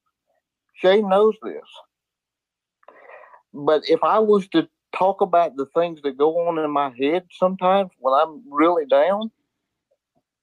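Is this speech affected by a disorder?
Yes: cerebral palsy; spastic diplegia from birth, muscle tightness mostly in legs, cannot walk, needs help with many things.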